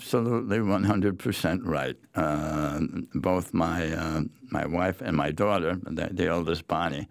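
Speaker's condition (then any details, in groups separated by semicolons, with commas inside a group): Head and neck cancer; barium swallow at Norwalk Hospital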